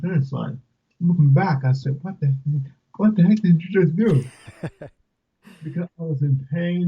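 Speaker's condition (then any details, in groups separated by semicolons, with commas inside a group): Cerebral palsy; from birth, affects speech, arms, legs, limited hand use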